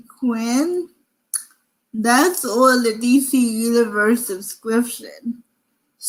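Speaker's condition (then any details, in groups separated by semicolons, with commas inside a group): Cerebral palsy; from birth, difficult delivery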